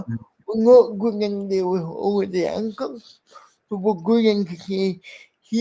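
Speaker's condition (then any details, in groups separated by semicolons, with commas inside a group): Cerebral palsy; speech impairment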